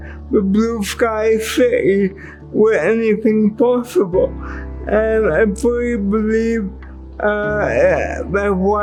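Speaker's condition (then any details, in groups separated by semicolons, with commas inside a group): Cerebral palsy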